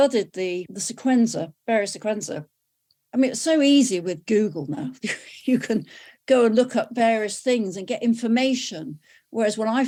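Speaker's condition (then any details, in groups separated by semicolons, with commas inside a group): No condition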